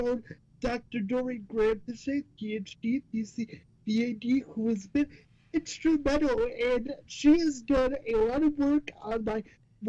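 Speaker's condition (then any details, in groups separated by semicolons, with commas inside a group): Cerebral palsy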